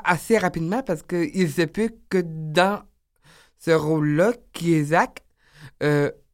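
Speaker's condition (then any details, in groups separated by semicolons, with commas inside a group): Down syndrome; age 30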